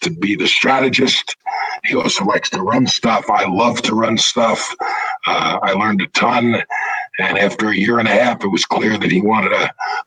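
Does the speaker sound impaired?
Yes: throat cancer, vocal cords removed; throat cancer from 1996, 63 surgeries under general plus about 100 in office; cancer free 13 years, partial voice box created by Steve Zeitels in Boston; no voice for about five years after vocal cord removal, now partial voice.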